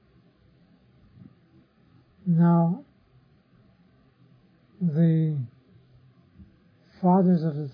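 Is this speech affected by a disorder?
Yes: Parkinson's disease; others offer remedies.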